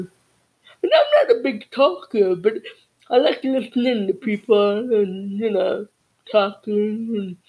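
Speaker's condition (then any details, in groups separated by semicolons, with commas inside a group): Cerebral palsy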